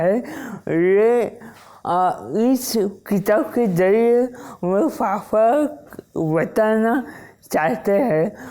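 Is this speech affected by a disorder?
Yes: Wilson's disease; onset at age 16.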